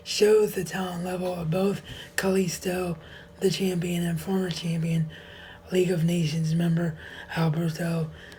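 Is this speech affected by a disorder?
Yes: cerebral palsy; wheelchair bound.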